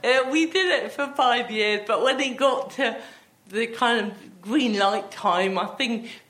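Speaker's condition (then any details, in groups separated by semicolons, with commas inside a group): Athetoid cerebral palsy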